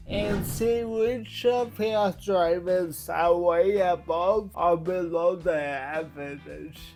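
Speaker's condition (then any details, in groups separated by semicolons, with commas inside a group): Cerebral palsy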